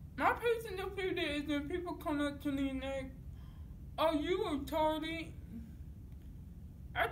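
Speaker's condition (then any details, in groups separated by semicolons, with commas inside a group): Cerebral palsy; dystonic type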